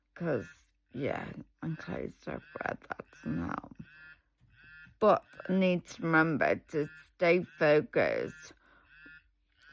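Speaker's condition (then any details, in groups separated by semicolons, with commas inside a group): Multiple sclerosis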